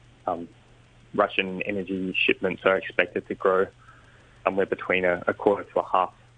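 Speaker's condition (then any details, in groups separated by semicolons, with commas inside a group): No condition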